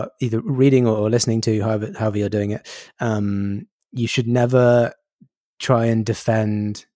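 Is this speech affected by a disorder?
No.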